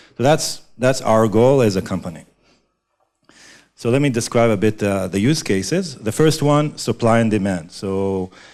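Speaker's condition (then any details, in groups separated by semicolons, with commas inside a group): No condition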